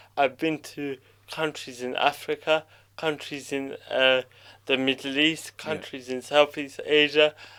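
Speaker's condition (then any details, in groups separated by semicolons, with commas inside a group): Cerebral palsy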